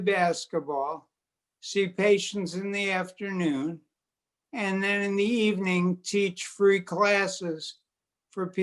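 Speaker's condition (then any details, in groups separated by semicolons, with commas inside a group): Multiple sclerosis; quadriplegic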